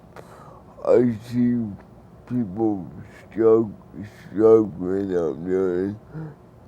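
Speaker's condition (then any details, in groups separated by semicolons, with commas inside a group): Cerebral palsy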